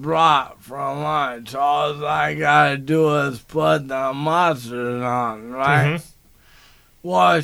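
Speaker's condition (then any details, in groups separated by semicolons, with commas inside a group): ALS; motor neuron disease, onset with speech impairment and right hand weakness; speech impairment noticed before diagnosis, prompted doctor visit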